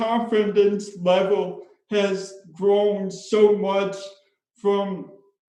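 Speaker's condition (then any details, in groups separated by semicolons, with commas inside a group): Spastic cerebral palsy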